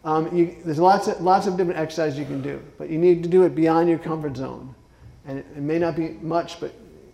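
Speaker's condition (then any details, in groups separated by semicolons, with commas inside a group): Parkinson's disease; left foot dystonia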